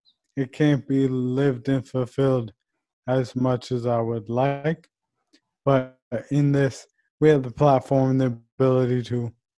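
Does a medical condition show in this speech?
Yes: ALS; voice changed a little, some slurring, dictation differences, still understandable.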